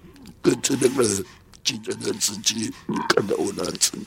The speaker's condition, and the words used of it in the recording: Laryngectomy. 你能够把自己练到用实道语开口讲话，那真的就已经是一个很棒的一个成就